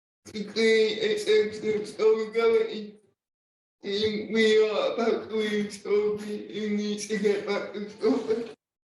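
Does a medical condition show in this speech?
Yes: cerebral palsy, spastic and dyskinetic.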